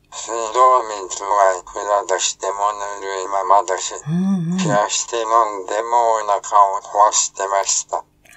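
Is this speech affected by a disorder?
Yes: ALS, through a speech-generating device; cannot speak, uses synthesized voice.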